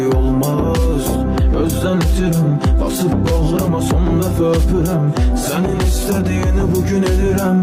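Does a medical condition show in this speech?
No.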